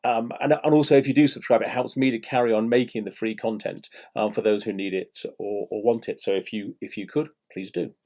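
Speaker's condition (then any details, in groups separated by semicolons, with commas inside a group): No condition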